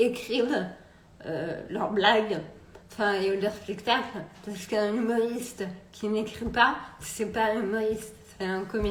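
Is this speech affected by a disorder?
Yes: multiple sclerosis.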